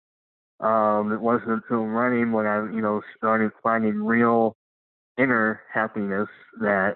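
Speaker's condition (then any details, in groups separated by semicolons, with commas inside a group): Cleft lip and palate; congenital, extreme leg deformities, many leg operations, full-time wheelchair at 13, bilateral above-knee amputation at 14; uses leg prostheses, running prostheses from Challenge Athlete Foundation grant, runner and triathlete; speech impediment, harder for new people to understand at first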